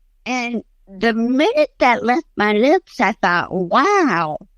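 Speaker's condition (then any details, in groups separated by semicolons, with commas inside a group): Cerebral palsy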